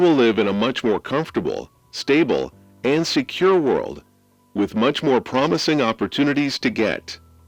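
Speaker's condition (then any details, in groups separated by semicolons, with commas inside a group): No condition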